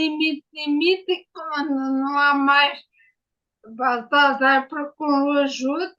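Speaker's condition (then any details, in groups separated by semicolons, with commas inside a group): Ataxia after brain injury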